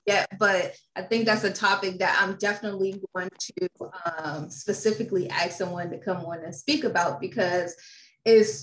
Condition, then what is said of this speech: No condition.